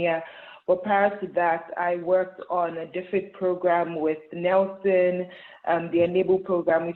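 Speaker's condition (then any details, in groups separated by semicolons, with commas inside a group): No condition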